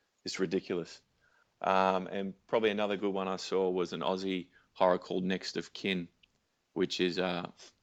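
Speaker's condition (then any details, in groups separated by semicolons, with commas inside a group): No condition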